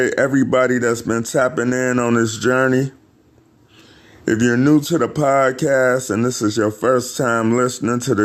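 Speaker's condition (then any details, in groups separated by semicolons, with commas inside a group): No condition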